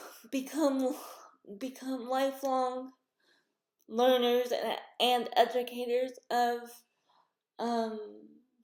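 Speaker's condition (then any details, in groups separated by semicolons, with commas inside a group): Cerebral palsy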